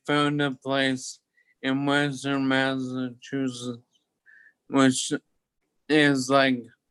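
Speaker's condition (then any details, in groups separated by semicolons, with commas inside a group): Toxic leukoencephalopathy, locked-in syndrome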